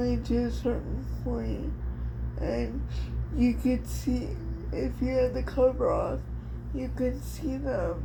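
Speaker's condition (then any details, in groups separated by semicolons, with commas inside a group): Cerebral palsy; from birth, all body parts, dystonia in hands; speech somewhat affected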